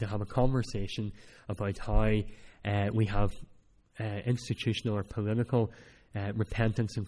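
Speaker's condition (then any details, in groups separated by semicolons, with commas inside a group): Cleft palate; speech not that clear at times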